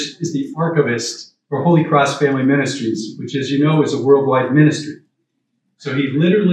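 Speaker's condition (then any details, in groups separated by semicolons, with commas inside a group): No condition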